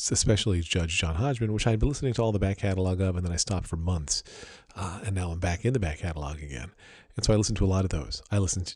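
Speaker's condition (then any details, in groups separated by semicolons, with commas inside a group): No condition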